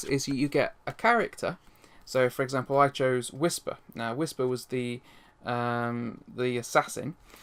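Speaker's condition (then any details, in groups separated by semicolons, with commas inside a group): No condition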